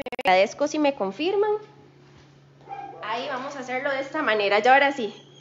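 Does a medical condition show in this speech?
No.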